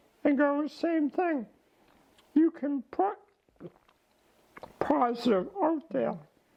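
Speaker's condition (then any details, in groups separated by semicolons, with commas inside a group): ALS; diagnosed about 15 months ago, declining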